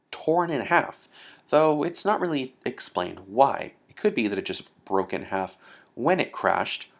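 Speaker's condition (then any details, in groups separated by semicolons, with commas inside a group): No condition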